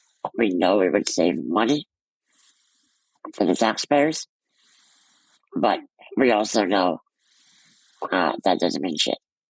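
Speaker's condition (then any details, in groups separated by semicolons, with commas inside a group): Muscular dystrophy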